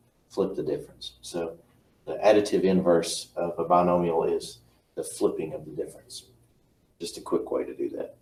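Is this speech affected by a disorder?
No.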